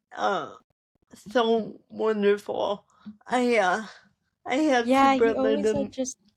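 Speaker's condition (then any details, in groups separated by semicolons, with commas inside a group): Cerebral palsy; spastic, ataxic features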